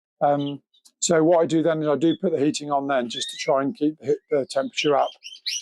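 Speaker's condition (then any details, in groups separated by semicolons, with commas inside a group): No condition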